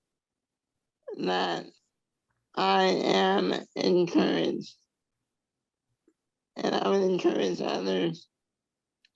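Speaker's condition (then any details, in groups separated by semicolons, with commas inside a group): Traumatic brain injury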